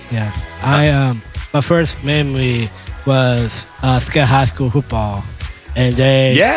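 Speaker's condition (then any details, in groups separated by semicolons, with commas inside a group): Down syndrome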